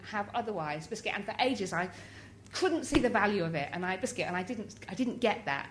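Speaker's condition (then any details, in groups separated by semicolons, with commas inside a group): Tourette's syndrome; neurological tic disorder, tics since about age six, believed inherited, intensified in early 20s; frequent vocal tics, hedgehog, geronimo, some rude tics; frequent vocal tics interrupt speech, some obscene tics, noticeable noises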